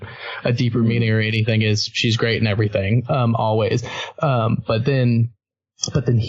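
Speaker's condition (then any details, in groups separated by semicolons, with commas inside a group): No condition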